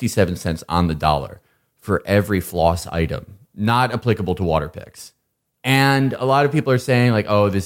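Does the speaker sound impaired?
No.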